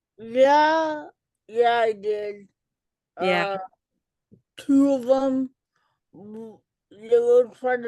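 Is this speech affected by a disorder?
Yes: cerebral palsy; childhood speech delay.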